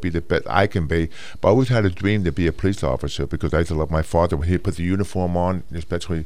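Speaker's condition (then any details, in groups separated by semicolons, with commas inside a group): Hearing loss; severe speech impediment from childhood, Mr. Universe interview in Geneva unusable, worked changing speaking and voice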